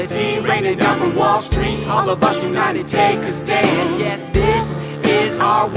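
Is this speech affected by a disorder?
No.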